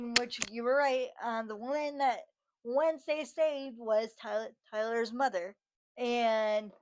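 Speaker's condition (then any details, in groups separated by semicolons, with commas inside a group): Cerebral palsy, spastic; from birth, muscle spasms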